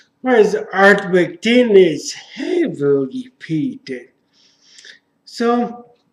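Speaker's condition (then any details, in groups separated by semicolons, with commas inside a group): Traumatic brain injury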